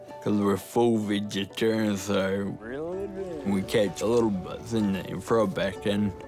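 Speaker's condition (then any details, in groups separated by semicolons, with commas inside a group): Friedreich's ataxia; genetic degenerative, affects balance, coordination, speech, legs, heart; diagnosed about ten years ago, wheelchair user, stands with difficulty, fatigue; slurred speech, progressively worse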